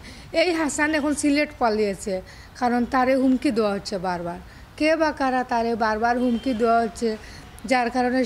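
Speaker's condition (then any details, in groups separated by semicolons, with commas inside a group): No condition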